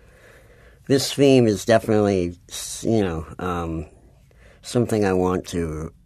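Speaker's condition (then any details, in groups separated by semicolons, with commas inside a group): Cleft palate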